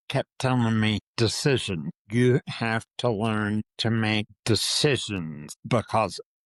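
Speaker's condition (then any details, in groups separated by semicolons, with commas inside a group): Parkinson's disease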